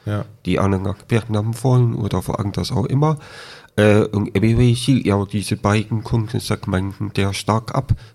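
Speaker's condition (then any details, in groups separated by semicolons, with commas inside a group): Deafness with cochlear implant; raised orally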